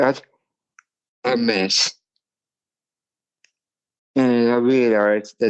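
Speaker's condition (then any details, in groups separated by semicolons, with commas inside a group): Cerebral palsy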